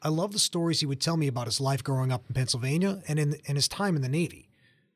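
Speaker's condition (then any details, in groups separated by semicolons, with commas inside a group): No condition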